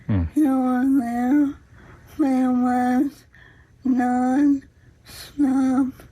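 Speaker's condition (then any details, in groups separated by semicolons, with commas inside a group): ALS; cause attributed to bacterial infection, treated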